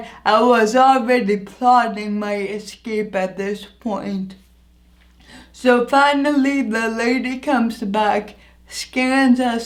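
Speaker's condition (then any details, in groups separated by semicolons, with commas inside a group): Anoxic brain injury; injury affects voice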